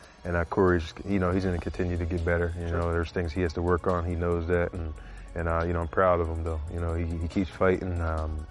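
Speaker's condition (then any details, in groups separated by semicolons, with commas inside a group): No condition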